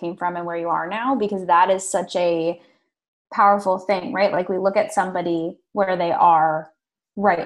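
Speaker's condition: No condition

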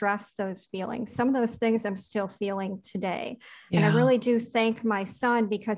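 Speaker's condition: Cleft palate; congenital cleft palate

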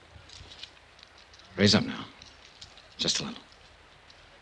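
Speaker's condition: No condition

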